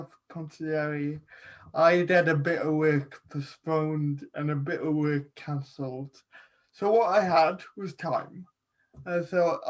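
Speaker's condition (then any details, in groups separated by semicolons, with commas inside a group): Cerebral palsy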